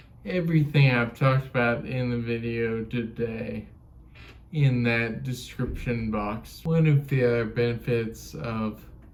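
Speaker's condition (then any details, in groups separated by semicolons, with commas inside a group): Ataxia; fine motor difficulty, needs pressure relief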